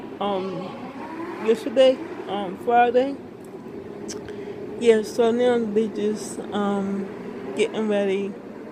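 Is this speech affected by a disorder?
Yes: speech impairment.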